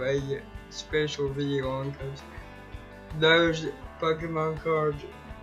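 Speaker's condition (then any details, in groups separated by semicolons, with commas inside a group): Cerebral palsy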